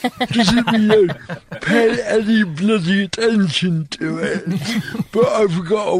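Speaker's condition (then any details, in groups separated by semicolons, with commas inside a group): Cerebral palsy; finds some words hard to say, difficulty with ch sound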